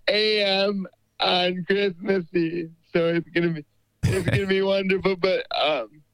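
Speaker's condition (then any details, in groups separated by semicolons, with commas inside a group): Cerebral palsy; uses wheelchair, limited wheelchair mobility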